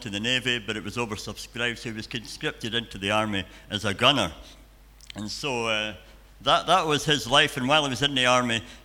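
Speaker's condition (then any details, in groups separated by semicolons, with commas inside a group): Cleft palate and cleft lip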